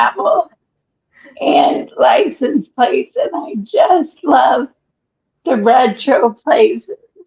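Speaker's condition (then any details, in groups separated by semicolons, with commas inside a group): ALS; recently diagnosed, symptoms a year prior, difficulty rising; breathless after exertion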